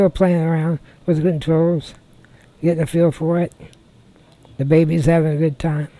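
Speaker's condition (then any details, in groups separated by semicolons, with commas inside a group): Spinal muscular atrophy type two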